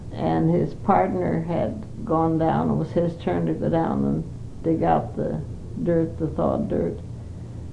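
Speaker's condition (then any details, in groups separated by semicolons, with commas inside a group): Parkinson's disease; cannot live alone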